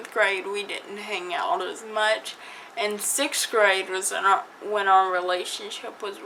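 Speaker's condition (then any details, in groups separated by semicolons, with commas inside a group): Cerebral palsy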